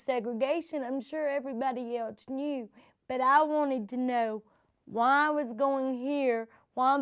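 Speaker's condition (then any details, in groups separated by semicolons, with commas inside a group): Cerebral palsy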